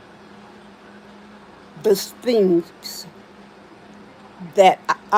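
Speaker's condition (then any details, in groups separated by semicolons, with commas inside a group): Spinal neurosarcoidosis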